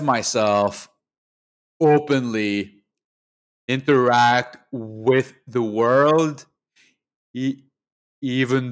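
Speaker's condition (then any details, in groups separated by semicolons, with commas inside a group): Stuttering; childhood stutter, neurological, speech therapists in Lebanon until teens, psychologist at 16-17, UK breathing technique; only affects speaking, long avoided speaking, severe social anxiety; blocks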